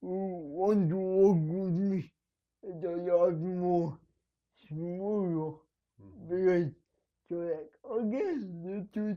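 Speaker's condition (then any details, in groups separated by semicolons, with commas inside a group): Cerebral palsy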